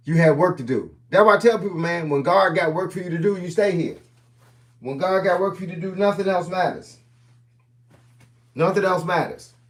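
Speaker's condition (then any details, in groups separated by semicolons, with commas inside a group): No condition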